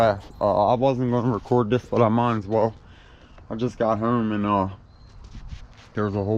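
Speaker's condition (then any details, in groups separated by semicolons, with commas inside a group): No condition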